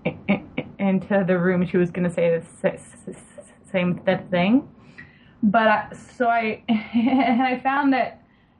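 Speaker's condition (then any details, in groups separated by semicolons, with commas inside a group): Stuttering; past stuttering therapy with desensitization, learned to live effectively with stuttering; stutters when talking with patients, listeners sometimes react oddly to stuttering; repeated sounds, prolonged sounds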